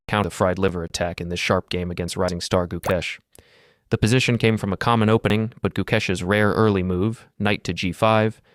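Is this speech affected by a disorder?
No.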